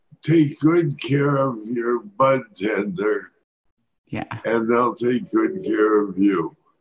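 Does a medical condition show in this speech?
Yes: Parkinson's disease.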